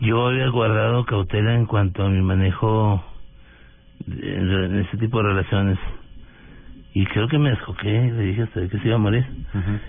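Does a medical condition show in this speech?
Yes: Parkinson's disease; past stooped posture, marked loss of physical strength; voice sometimes trembles, sometimes understood, sometimes not understood at all.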